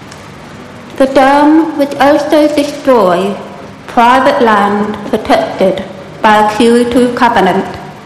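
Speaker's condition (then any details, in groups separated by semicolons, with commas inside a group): Profound deafness; profound deafness since early childhood, found at 2.5 years by kindergarten teachers, large hearing aids in body harness; without speech at 2.5 years, mother taught basic speech before school, Mary Hare School for deaf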